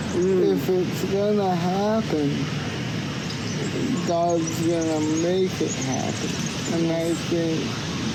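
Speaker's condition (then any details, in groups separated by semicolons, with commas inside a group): Cerebral palsy; cannot walk unaided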